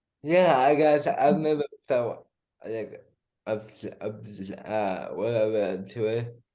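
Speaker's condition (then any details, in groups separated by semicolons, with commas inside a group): Cerebral palsy; diagnosed at about two months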